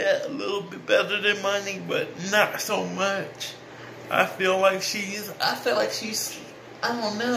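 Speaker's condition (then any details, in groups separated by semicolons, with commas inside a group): Cerebral palsy; speech is not the best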